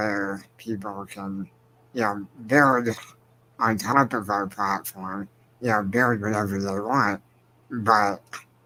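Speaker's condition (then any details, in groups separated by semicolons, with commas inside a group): Spinal muscular atrophy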